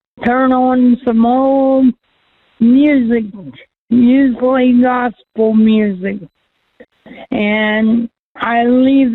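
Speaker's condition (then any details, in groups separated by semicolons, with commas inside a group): Cerebral palsy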